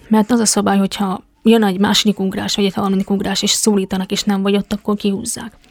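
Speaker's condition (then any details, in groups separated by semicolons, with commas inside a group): Deafness; tried signing with Japanese sign-language users at the competition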